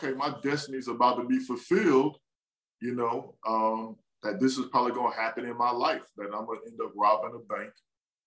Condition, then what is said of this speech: No condition.